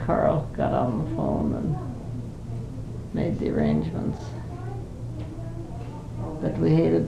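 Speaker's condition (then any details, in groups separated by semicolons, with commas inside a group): Parkinson's disease; Parkinson's for 5 years, not very able to do much; 5 years since onset, cannot live alone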